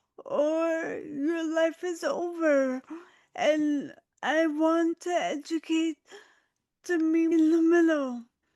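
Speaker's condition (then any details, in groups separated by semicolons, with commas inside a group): Dystonia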